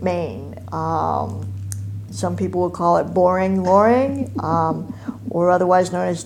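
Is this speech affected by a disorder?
Yes: cleft palate and cleft lip; congenital.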